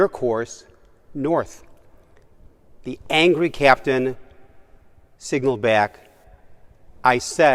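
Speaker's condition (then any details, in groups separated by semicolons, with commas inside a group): No condition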